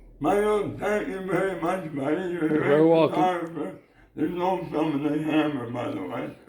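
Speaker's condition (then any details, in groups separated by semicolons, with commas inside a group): Oral cancer; base of tongue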